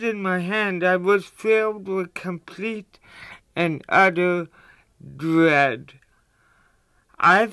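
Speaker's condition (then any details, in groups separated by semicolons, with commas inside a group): Cerebral palsy; limited coordination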